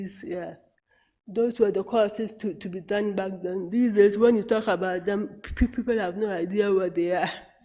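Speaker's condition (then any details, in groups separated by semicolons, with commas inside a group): Cerebral palsy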